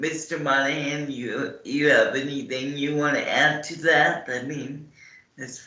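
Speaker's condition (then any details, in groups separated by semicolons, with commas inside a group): Cerebral palsy; morning medication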